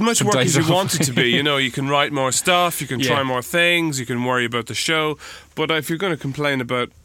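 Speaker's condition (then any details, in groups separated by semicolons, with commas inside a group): No condition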